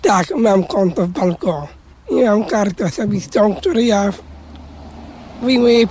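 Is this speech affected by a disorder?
Yes: Down syndrome; extra chromosome 21.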